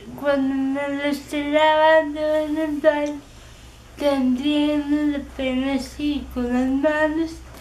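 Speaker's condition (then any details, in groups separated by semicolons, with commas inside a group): Cerebral palsy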